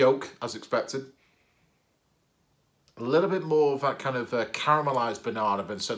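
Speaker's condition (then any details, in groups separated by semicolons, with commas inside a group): No condition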